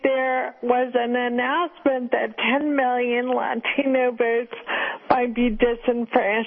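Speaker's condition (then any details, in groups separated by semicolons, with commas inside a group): Disability affecting speech; asks host to bear with her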